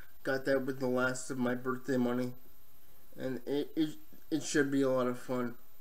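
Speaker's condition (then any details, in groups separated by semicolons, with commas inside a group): Cerebral palsy, spastic diplegia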